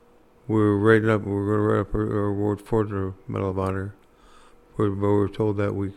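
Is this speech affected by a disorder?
Yes: Parkinson's; Parkinson's attributed to Agent Orange exposure during Vietnam service, walking affected; speech very significantly affected, hard time talking.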